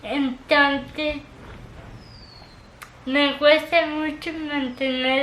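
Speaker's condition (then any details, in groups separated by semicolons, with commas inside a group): Cerebral palsy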